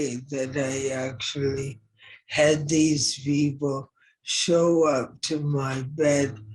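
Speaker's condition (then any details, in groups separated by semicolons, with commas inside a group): ALS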